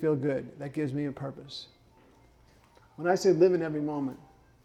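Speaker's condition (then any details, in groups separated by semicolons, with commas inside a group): Parkinson's; stopped working as lawyer at 48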